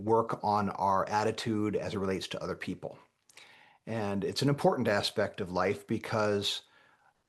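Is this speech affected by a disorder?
No.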